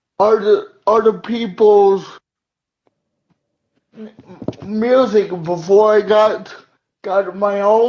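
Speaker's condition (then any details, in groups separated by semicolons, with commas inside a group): Cerebral palsy; uses wheelchair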